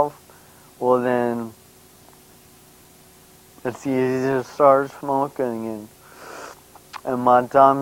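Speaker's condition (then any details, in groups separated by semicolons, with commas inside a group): Brain injury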